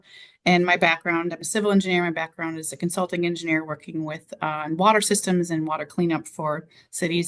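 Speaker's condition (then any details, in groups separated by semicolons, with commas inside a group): No condition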